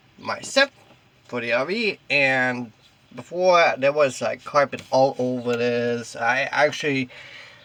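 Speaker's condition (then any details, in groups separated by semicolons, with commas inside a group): No condition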